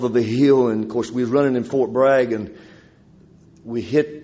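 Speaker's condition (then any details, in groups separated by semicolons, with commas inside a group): No condition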